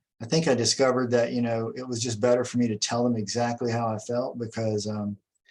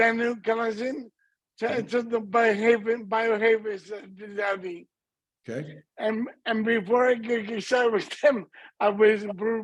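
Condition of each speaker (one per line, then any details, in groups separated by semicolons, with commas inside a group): No condition
Multiple system atrophy; speech affected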